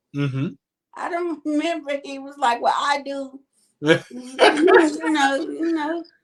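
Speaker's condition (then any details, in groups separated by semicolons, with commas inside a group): Cerebral palsy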